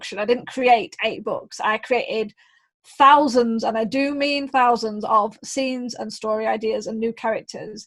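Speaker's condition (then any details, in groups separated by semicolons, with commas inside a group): No condition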